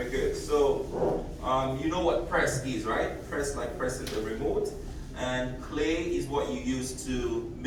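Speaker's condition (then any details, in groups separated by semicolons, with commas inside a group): No condition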